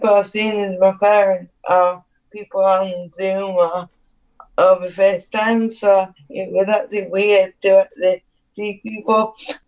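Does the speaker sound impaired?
Yes: cerebral palsy; needs adapted housing.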